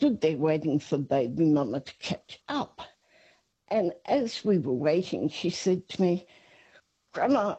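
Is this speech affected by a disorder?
Yes: Parkinson's; uses wheelie walker; voice sometimes does not hold up, word-finding difficulty, brain sometimes steals words.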